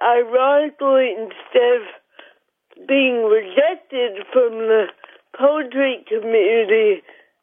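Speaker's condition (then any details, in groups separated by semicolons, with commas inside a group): Cerebral palsy; mild; joins by phone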